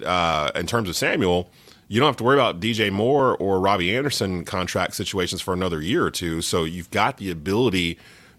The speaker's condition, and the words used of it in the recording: None; typical speech.